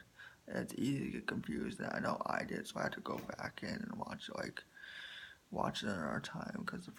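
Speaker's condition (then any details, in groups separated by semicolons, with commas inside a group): Spastic quadriplegic cerebral palsy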